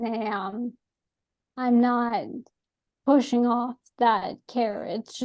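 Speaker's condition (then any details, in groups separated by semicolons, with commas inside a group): ALS; atypical case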